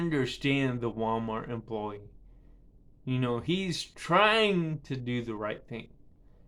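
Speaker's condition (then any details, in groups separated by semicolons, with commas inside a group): Cerebral palsy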